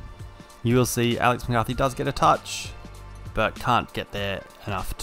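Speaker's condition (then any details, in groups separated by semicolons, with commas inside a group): No condition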